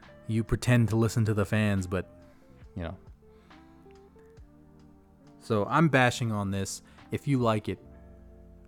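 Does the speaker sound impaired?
No.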